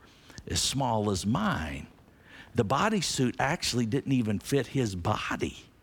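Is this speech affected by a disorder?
No.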